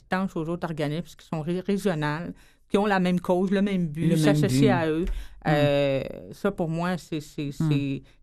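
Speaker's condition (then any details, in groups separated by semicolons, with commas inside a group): Hearing loss; hearing impaired since childhood; expresses herself very well, worked very hard for it, also speaks English well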